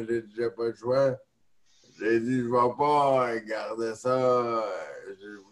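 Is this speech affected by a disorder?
Yes: neonatal cerebral palsy; neonatal onset.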